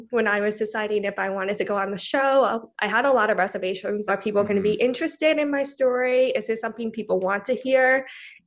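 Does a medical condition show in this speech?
Yes: profound deafness, congenital, cochlear implant user; mainstream schooling; no hearing without cochlear implant, implant not waterproof, removed near water.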